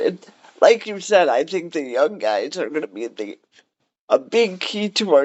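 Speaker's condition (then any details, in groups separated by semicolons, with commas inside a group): Cerebral palsy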